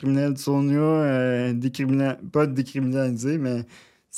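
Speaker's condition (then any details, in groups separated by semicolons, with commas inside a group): Cerebral palsy, near quadriplegia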